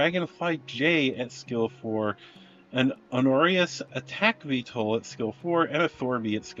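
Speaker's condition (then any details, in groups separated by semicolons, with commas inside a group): No condition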